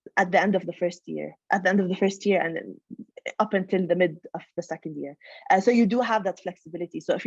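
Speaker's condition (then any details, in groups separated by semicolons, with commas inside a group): No condition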